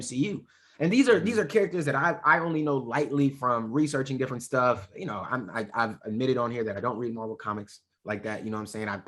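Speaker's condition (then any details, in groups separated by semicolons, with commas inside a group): No condition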